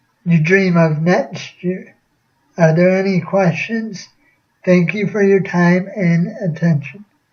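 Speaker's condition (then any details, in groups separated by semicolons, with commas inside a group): Cerebral palsy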